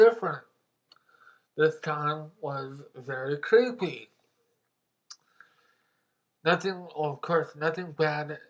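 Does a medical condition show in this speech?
Yes: mobius syndrome.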